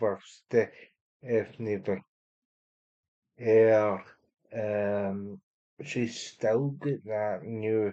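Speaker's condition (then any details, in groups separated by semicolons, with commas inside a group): Cerebral palsy; unable to walk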